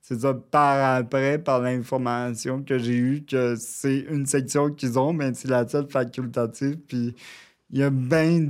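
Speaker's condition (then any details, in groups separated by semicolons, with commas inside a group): Cerebral palsy, near quadriplegia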